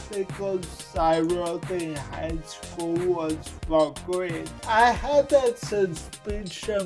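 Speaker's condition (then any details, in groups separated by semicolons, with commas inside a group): Cerebral palsy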